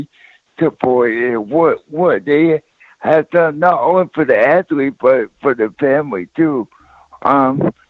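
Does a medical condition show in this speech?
Yes: cerebral palsy.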